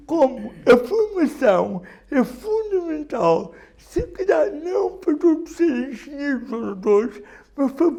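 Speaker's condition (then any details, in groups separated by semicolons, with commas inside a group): Cerebral palsy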